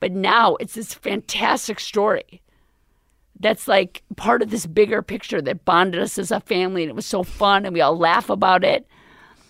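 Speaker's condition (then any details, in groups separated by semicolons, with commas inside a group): Left vocal cord paralysis, left unilateral; permanent left cord, near-fatal pneumonia two years ago, intubation, tracheostomy, feeding tube, steroid injections; current voice temporary after recent surgery, could not talk or swallow during acute illness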